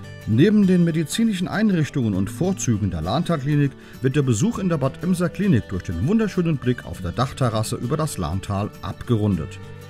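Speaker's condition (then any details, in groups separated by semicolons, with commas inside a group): No condition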